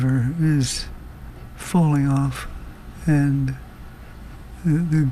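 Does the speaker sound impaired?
Yes: Parkinson's disease; no hand tremor, no hand or foot problems, atypical in that respect; progressing, slow movements, on medication, physical function largely kept, no stoop or freezing, some confusion; harder to hear recently, word-finding difficulty worse when tired, loses thread, trouble finishing sentences, avoids hard words.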